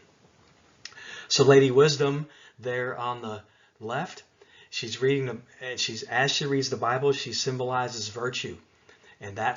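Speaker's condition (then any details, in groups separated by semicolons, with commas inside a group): No condition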